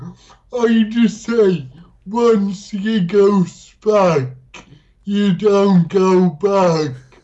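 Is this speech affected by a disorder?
Yes: dysarthria; from cerebral palsy, cannot do separate things with separate fingers; much improved through stand-up comedy, once barely intelligible, now occasionally not understood; noticeable speech accent, some words misheard by host, host finds easy to understand.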